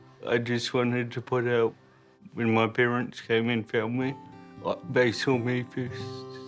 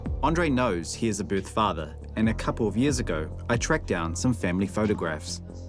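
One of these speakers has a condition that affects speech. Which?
The first: cerebral palsy; mild form; mainly affects speech, slight speech impediment.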